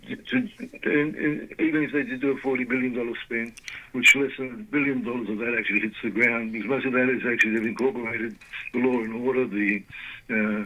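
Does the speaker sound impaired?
Yes: Parkinson's disease; diagnosed 2019, led to retirement; limited capacity, can't do much more.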